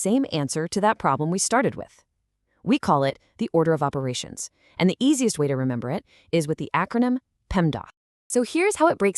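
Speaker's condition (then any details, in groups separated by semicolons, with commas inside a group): No condition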